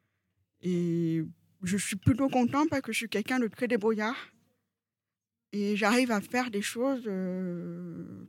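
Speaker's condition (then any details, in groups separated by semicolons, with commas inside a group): Profound congenital deafness, profound, from birth; speech heard by others as foreign accent, difficulty with foreign languages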